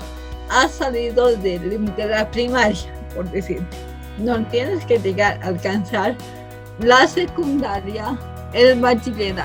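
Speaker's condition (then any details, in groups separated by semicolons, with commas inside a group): Cerebral palsy from birth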